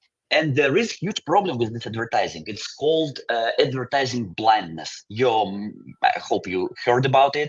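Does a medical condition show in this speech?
No.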